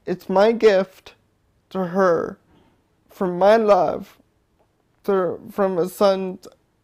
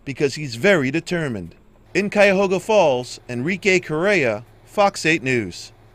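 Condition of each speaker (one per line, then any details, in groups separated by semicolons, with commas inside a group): Cerebral palsy; walker, wheelchair for long distances
No condition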